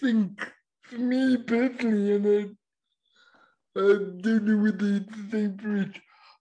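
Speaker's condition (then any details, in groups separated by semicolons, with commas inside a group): Cerebral palsy; voice described as unusual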